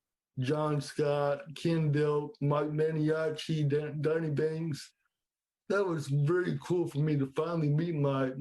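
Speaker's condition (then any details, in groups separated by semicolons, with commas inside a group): Cerebral palsy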